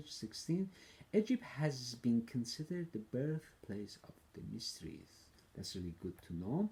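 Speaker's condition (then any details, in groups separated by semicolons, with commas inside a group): No condition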